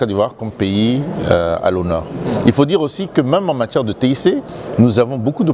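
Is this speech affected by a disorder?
No.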